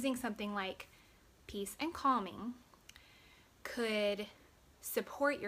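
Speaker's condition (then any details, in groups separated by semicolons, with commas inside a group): No condition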